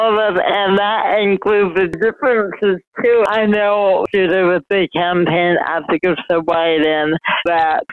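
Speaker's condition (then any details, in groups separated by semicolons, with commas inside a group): Mild cerebral palsy; speech affected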